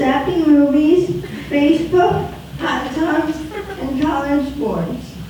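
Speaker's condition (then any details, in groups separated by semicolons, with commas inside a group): Spastic quadriplegic cerebral palsy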